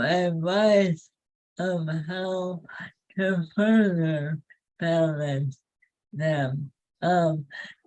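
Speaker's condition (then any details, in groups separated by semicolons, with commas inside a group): ALS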